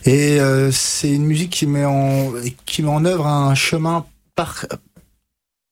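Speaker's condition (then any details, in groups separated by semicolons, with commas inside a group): Stuttering; stuttering since age 5-6, severe from 5 to 20, untreated in childhood; age 33, stuttering-specialist therapy with Catherine Daubier, Nancy, fluency techniques; blocks and repetitions now, formerly could not say a sentence without blocking; prolonged sounds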